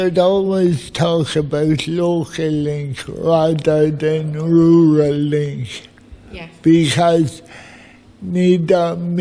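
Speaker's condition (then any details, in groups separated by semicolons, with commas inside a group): Cerebral palsy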